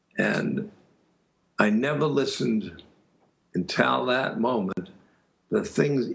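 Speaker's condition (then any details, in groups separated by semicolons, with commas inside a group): Aphasia; speech stops, and things like that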